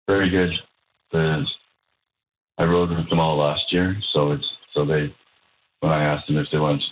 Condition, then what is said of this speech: Parkinson's disease. It's part of the disease that you draw blanks.